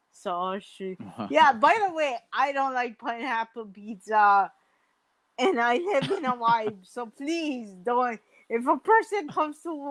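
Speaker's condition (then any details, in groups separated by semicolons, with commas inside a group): Mild cerebral palsy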